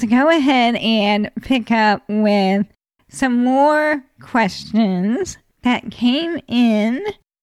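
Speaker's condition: ALS; terminal ALS, no cure

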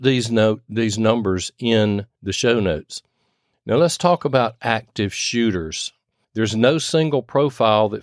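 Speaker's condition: No condition

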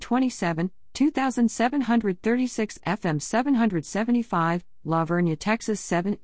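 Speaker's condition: No condition

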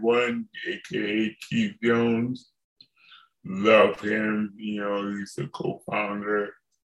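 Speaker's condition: Cerebral palsy; from birth

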